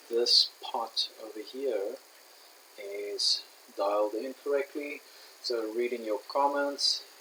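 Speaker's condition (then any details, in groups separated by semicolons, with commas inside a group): No condition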